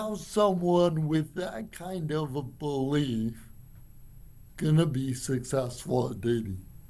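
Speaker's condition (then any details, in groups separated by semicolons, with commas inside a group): Cerebral palsy; from birth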